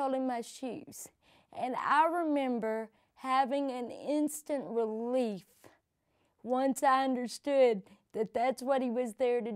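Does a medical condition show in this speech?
Yes: cerebral palsy; from birth.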